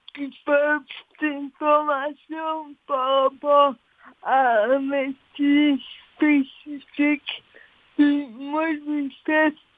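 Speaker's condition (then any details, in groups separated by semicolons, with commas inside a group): Cerebral palsy; all four limbs affected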